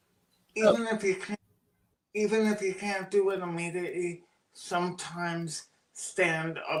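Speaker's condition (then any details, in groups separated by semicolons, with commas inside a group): Cerebral palsy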